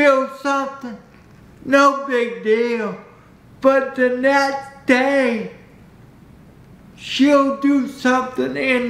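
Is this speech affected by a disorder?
Yes: cerebral palsy.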